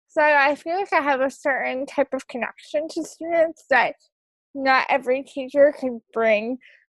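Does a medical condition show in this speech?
Yes: cerebral palsy; wheelchair use.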